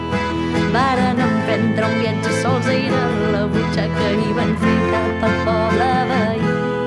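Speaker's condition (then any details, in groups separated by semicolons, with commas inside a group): No condition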